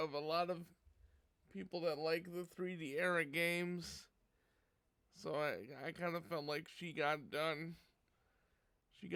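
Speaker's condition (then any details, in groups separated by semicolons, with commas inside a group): Cerebral palsy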